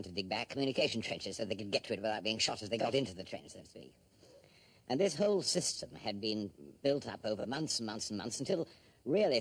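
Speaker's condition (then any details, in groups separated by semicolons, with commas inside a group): No condition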